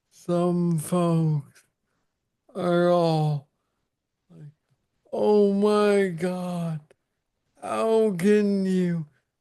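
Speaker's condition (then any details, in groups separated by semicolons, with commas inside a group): Parkinson's disease; young onset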